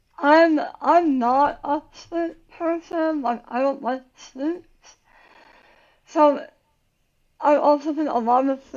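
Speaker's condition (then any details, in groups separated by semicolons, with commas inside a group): Tongue cancer surgery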